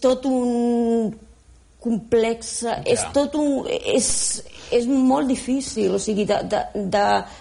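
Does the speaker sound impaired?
Yes: stuttering; lifelong stuttering since childhood, family history through sister's son and cousins, age 59; somewhat nervous, speech exposed in radio interview; persistent stuttering, not overcome, expects to have it always; here repeated sounds, prolonged sounds.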